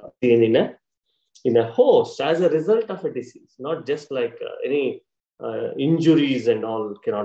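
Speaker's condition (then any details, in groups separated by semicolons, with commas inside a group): No condition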